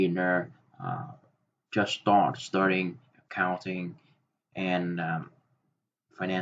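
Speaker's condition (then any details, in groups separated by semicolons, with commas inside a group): No condition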